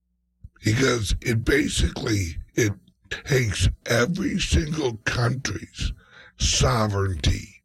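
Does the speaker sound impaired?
Yes: speech impediment, mild; slight speech impediment; occasional, worst on words beginning with b.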